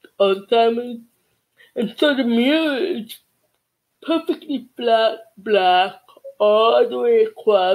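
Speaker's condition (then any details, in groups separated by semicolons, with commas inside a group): Cerebral palsy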